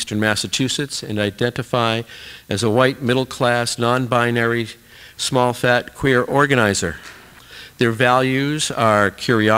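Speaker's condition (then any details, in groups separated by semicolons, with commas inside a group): No condition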